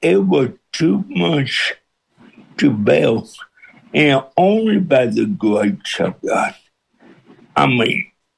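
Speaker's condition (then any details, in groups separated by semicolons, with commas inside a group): Cerebral palsy with speech impediment; speech impediment since birth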